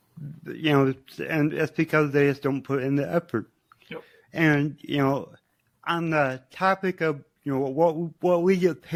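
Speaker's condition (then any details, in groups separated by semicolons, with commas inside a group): Cerebral palsy; present from birth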